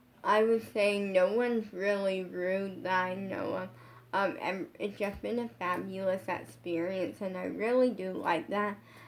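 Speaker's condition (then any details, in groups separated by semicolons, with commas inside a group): Brain injury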